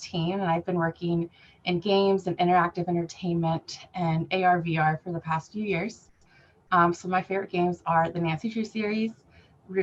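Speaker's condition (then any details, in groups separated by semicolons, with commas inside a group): No condition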